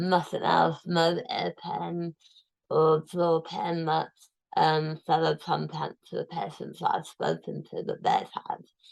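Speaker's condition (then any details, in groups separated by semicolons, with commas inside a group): Tongue cancer, tongue removed; almost entire tongue removed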